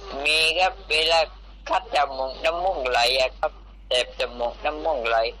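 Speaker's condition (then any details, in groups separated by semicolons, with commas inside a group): Genetic muscle weakness; leg muscle weakness, genetic cause per doctor, recent onset, not since birth; unable to walk, cannot exercise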